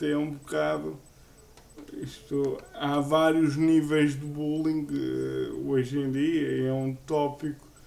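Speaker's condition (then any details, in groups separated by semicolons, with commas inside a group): Cerebral palsy; uses a wheelchair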